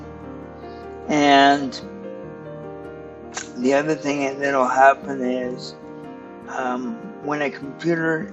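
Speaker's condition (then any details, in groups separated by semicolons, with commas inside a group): Cerebral palsy; stiff muscles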